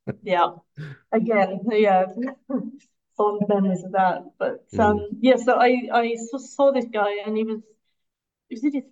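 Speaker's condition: Stuttering; covert stuttering, noticed by age 14, later joined British Stammering Association (now Stammer); sounds mostly fluent; very fluent, always talked like now, avoids phone, discloses stutter in phone and Zoom interviews; repeated sounds, repeated words, prolonged sounds

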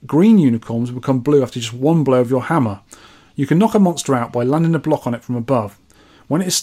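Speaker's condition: No condition

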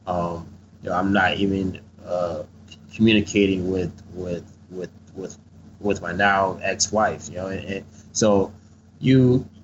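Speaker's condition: Stutter; acquired stutter after combat traumatic brain injury, memory loss, selective hearing, Shepherd Center TBI program; mild speech impediment with stuttering, loses train of thought mid-sentence; repeated words

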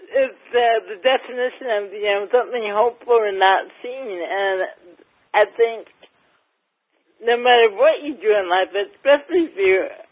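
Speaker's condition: Cerebral palsy, mild; mildly affects speech

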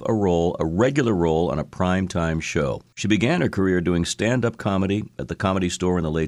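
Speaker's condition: No condition

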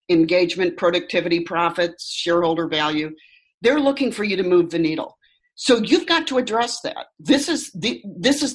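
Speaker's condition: No condition

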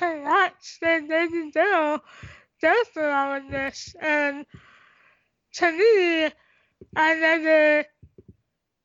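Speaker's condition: Tracheostomy, cystic hygroma of head and neck; cysts in airway and esophagus

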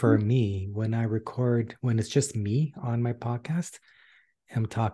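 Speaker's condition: No condition

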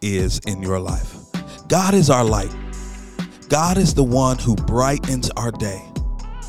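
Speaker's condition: No condition

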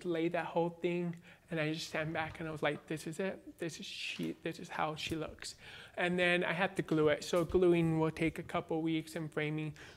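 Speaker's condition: Born deaf, cochlear implant

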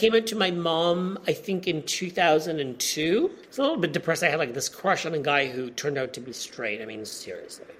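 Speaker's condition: No condition

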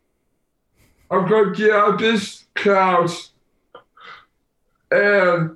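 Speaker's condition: Down syndrome; slow reaction time

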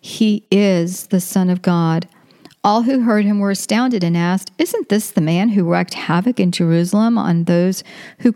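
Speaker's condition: No condition

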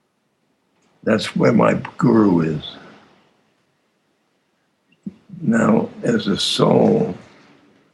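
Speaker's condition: Aphasia after stroke; aphasia caused by stroke; words come out slowly, long silences, harder to weave complex stories, formerly gifted orator

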